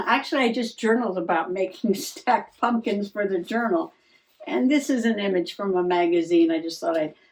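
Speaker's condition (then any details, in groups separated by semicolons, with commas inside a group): No condition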